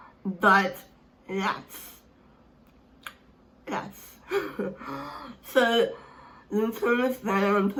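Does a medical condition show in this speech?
Yes: speech impairment; hard to understand.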